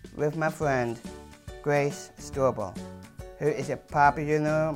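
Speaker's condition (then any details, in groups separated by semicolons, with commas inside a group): Down syndrome, trisomy 21; speech really hard due to low muscle tone and tongue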